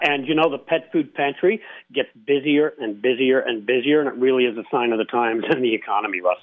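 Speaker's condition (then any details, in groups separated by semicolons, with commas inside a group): No condition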